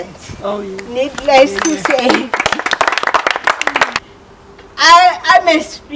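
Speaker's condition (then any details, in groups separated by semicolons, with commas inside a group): Cerebral palsy; birth oxygen shortage, coordination disability; about 36 years since onset; speech impediment, understandable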